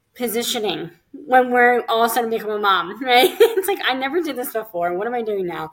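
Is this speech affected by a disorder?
Yes: cleft lip and palate; congenital cleft lip and palate, speech therapy.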